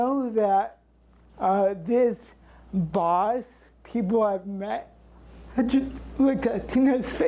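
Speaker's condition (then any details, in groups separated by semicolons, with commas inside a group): Cerebral palsy; since birth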